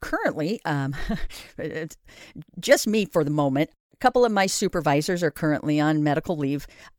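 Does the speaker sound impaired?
No.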